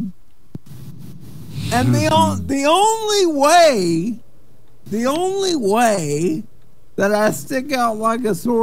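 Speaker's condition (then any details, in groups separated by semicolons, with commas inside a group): Cerebral palsy; wheelchair user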